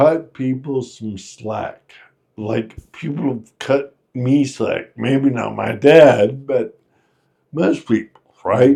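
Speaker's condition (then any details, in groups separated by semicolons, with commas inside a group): Friedreich's ataxia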